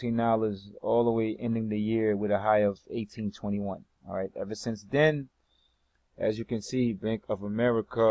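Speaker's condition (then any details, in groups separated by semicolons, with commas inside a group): No condition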